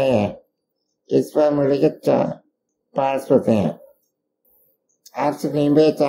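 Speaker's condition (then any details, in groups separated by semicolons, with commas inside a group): Duchenne muscular dystrophy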